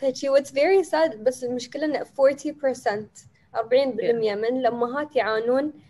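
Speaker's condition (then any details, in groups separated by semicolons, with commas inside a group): No condition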